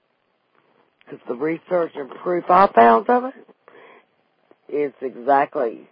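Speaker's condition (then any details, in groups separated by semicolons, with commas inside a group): Vocal cord paralysis after stroke; wheelchair user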